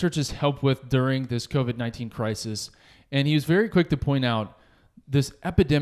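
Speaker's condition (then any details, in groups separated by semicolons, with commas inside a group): No condition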